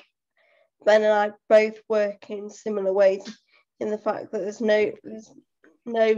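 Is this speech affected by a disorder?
Yes: cerebral palsy; full-time wheelchair user.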